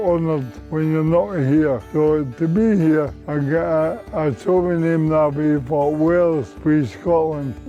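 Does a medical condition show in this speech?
Yes: motor neuron disease.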